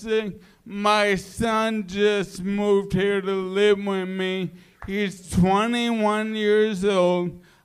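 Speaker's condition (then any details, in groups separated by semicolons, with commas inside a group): Lou Gehrig's disease, speech-generating device; onset a few years ago; a few years since onset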